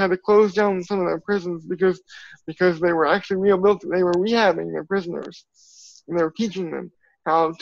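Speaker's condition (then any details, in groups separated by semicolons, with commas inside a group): Cerebral palsy; from birth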